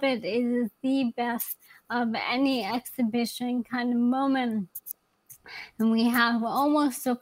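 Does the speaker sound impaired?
Yes: ALS; young onset.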